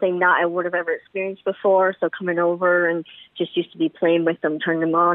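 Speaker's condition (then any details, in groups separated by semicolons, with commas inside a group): Cleft palate; congenital cleft palate, Belarus, Chernobyl radiation, genetic disorders, leg problems, affected walking and eating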